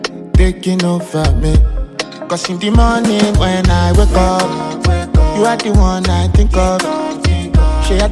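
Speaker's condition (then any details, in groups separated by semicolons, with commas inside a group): No condition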